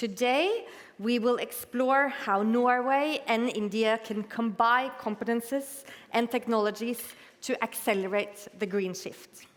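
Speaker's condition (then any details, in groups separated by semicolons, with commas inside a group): No condition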